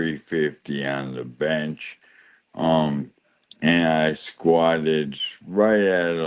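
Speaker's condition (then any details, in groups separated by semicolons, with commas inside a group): ALS; losing speech and swallowing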